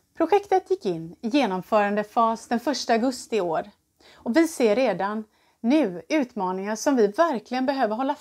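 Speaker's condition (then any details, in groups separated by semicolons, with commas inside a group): No condition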